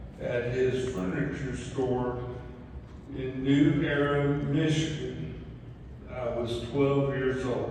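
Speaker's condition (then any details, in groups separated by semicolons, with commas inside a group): ALS; mainly right side and both legs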